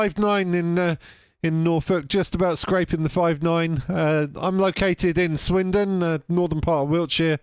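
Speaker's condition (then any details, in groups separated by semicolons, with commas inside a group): No condition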